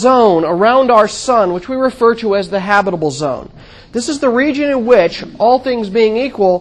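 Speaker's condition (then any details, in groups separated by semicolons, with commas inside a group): No condition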